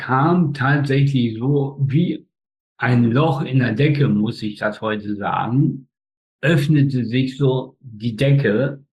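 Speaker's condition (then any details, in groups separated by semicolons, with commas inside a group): Spastic tetraparesis, spastic quadriplegia; birth injury, cord around neck, brain oxygen loss up to 15 minutes, four limbs, facial paralysis; slightly hoarse from many speeches, runs half marathons, practises piano; speech control difficulties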